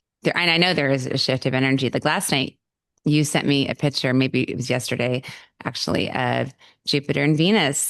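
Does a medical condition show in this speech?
No.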